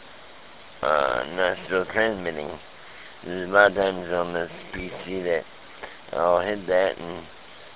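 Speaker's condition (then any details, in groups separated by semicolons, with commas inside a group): Speech impediment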